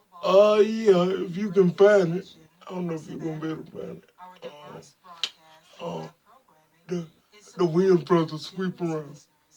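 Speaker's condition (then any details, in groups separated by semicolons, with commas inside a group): Spastic quadriplegic cerebral palsy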